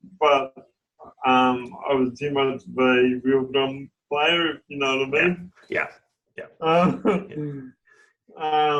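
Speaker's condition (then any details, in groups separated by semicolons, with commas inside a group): Cerebral palsy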